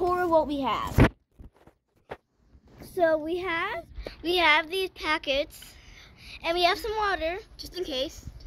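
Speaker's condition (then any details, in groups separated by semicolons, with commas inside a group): No condition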